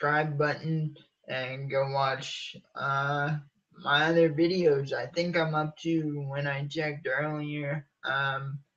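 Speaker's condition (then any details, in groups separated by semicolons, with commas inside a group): Cerebral palsy; from birth, uses wheelchair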